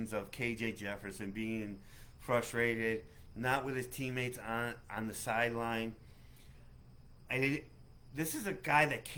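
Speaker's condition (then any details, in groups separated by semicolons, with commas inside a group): No condition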